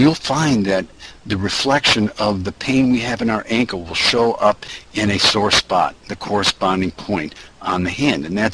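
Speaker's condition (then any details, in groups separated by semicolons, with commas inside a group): No condition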